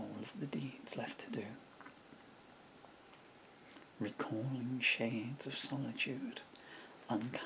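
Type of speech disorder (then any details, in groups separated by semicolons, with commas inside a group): Bulbar dysarthria; progressive bulbar palsy (MND)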